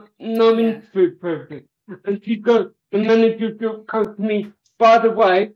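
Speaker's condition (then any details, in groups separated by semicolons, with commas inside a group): Cerebral palsy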